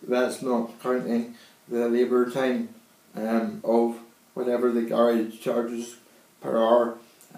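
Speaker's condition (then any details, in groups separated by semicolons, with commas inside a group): Cerebral palsy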